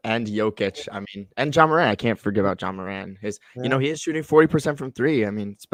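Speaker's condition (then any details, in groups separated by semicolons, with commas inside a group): No condition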